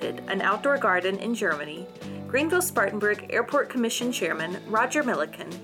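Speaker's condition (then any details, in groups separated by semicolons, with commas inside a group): No condition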